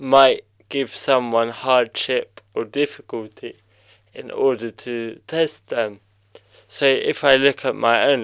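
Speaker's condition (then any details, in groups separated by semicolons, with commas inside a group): Cerebral palsy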